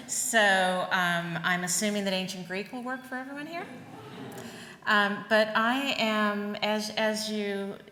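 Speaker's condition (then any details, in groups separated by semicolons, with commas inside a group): No condition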